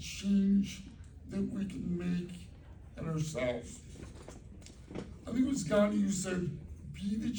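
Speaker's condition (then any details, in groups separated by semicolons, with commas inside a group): Cerebral palsy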